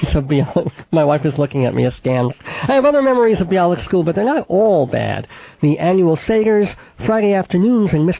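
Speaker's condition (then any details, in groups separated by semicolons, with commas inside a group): Cleft palate with lisp, mild; congenital cleft palate and cleft lip, could not nurse, infant operations, braces 10 years, therapy with Mrs. Adler; mild residual lisp, sibilant s, voice not especially nasal, childhood consonants formed via sinuses, back of throat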